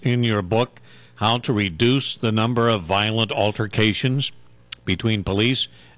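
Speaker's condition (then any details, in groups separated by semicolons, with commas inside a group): No condition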